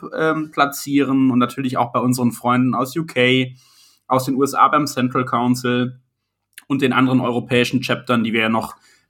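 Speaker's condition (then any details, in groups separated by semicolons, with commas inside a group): No condition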